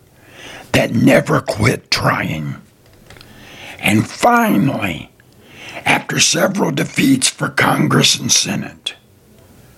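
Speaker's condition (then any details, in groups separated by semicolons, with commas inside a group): Throat cancer, partial laryngectomy; sick 3 years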